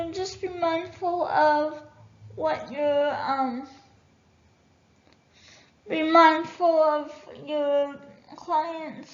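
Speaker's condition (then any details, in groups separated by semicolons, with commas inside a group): Cerebral palsy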